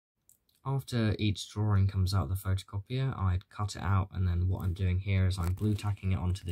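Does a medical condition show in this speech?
No.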